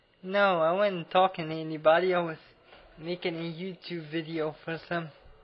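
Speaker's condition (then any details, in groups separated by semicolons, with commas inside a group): Cerebral palsy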